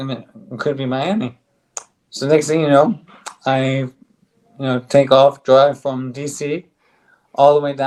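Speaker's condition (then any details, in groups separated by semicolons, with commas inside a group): ALS; on drug, stronger bite, speaks better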